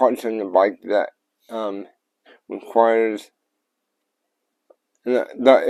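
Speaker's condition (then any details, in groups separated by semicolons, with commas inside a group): Cerebral palsy; tends to mess up words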